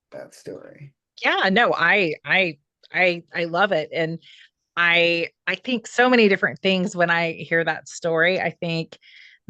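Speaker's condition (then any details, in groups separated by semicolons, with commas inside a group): No condition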